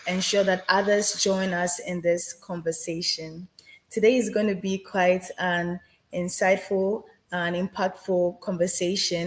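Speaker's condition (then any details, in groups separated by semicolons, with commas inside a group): No condition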